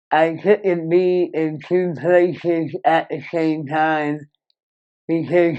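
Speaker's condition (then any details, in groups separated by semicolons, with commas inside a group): Moebius syndrome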